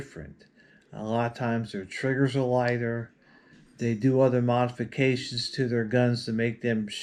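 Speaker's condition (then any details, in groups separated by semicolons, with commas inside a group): No condition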